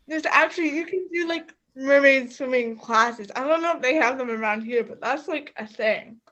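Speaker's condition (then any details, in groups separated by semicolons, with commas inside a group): Cerebral palsy; quadriplegic, birth injury, balance and fine motor issues; able to walk; occasional trouble articulating words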